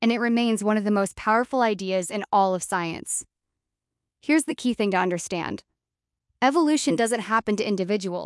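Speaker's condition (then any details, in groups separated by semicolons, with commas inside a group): No condition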